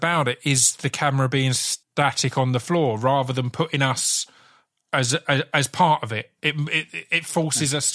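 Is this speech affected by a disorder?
Yes: stammer; stammer since childhood, attributed to almost dying as a child; stammer still present; here repeated sounds, repeated words.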